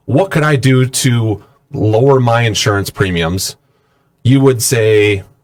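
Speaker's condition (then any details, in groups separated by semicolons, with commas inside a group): No condition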